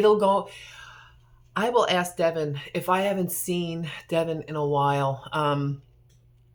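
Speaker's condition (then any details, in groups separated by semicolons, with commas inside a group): No condition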